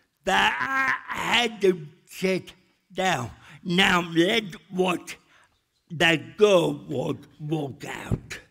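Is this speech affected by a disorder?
Yes: cerebral palsy; speech still affected.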